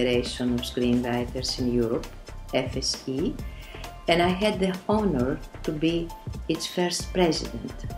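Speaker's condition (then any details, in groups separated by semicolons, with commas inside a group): No condition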